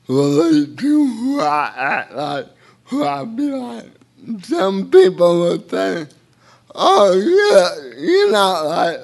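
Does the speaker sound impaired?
Yes: cerebral palsy; involuntary hand movements.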